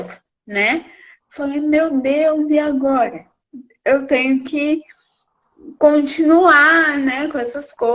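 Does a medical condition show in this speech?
Yes: cerebral palsy.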